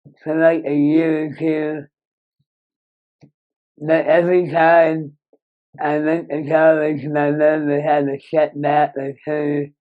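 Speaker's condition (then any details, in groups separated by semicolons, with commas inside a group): Moebius syndrome; no speech until age 4, speech therapy, excess saliva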